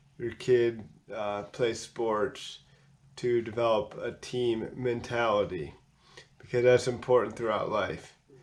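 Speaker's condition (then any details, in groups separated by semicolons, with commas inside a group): Cerebral palsy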